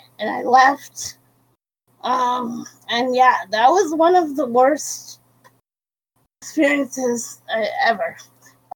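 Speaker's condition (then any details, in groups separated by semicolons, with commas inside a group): Cerebral palsy; quadriplegic, wheelchair user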